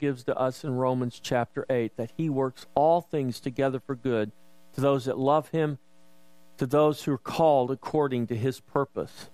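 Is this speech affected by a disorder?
No.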